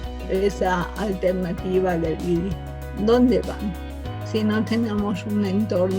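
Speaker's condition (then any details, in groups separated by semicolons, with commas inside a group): Cerebral palsy from birth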